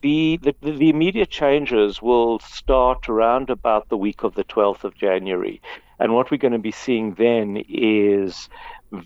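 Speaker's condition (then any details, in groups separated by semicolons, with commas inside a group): No condition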